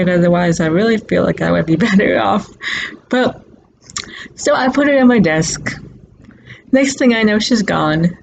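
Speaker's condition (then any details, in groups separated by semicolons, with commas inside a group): Cerebral palsy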